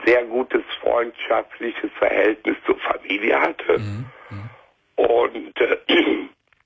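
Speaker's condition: Laryngeal cancer; five nodules surgically removed from larynx, larynx can be preserved, no metastases found; hoarse voice, sounds somewhat like a cold

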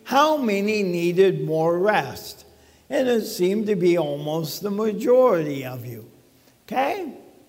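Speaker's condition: ALS; talking funny

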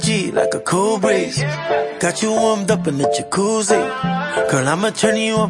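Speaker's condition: No condition

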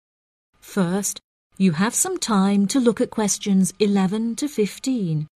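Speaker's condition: No condition

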